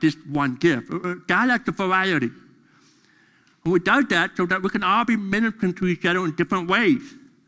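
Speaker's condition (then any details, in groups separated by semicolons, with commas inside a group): Deafness; deaf during school years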